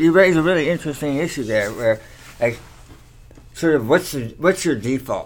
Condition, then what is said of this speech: Tongue cancer surgery. Anyway, I can talk okay. There's a slight slur.